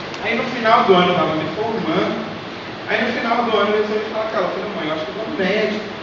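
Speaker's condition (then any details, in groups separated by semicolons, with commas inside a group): No condition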